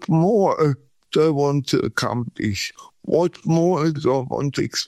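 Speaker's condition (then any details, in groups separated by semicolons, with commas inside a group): Cerebral palsy; from birth, no breathing first 40 minutes, feet opposite of Charlie Chaplin, shaking body, cramps, pain; cramp and pain free in Thailand, pain returns in Sweden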